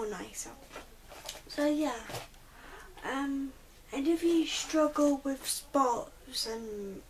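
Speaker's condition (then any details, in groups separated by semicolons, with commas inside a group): Cerebral palsy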